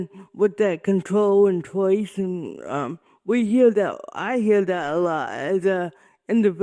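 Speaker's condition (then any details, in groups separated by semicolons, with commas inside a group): Cerebral palsy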